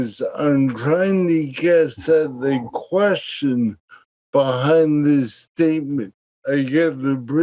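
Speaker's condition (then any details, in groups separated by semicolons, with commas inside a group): Cerebral palsy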